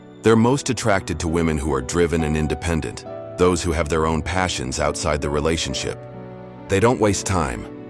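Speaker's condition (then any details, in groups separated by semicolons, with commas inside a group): No condition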